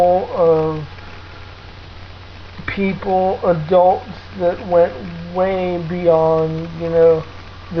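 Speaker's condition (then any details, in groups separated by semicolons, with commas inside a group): Cerebral palsy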